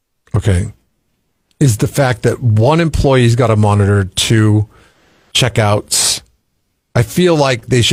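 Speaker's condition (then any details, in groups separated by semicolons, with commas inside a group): No condition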